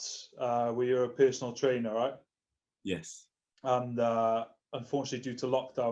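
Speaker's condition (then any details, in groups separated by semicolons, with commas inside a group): No condition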